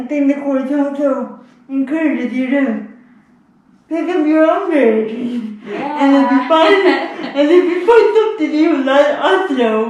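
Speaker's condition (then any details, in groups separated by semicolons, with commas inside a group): Spastic cerebral palsy; can speak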